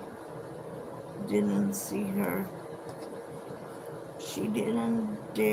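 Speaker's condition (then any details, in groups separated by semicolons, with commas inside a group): Cerebral palsy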